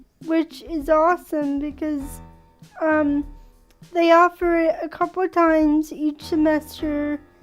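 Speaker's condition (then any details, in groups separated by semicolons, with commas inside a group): Cerebral palsy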